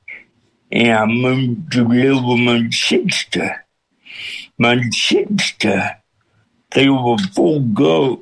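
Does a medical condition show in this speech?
Yes: cerebral palsy with speech impediment; speech impediment since birth, John Hayes feared nobody could understand, audience followed within minutes.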